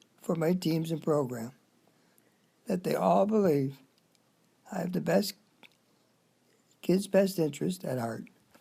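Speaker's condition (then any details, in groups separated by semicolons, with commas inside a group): Amyotrophic lateral sclerosis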